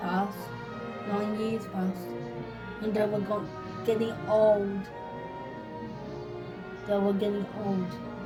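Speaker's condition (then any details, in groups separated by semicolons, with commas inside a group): Cerebral palsy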